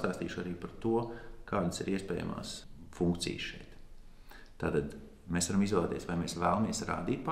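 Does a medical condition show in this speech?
No.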